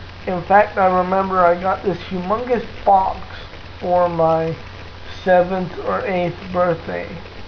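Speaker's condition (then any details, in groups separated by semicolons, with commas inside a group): Cerebral palsy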